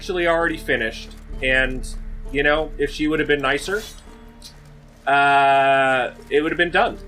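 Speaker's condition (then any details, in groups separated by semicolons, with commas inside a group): No condition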